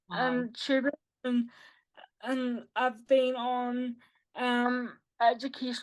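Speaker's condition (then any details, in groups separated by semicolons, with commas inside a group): Quadriplegic cerebral palsy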